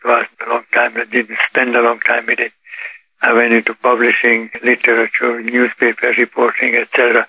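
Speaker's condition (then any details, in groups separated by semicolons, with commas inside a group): Parkinson's disease; walks 3 miles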